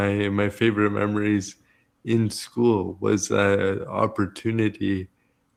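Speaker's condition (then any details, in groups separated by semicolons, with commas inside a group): Cerebral palsy; present from birth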